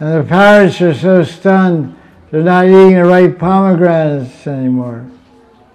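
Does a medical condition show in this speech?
Yes: deafness; unsure of microphone volume.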